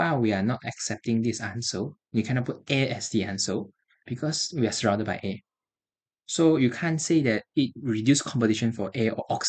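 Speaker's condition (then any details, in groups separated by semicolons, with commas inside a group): No condition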